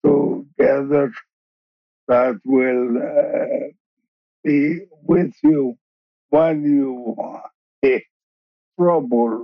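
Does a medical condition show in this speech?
Yes: ALS, bulbar onset, later regular ALS; initially diagnosed bulbar-onset, wheelchair user.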